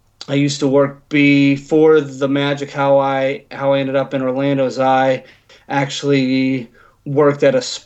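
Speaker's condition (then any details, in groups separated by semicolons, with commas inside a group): Stuttering; covert stuttering, hidden for years, struggled with speech since early years; stuttered badly when nervous or anxious, sometimes only mild, avoided speaking roles, chose behind-camera work; prolonged sounds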